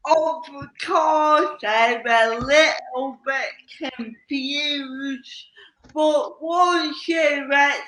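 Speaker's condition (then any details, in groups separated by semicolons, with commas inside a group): Cerebral palsy; slow speech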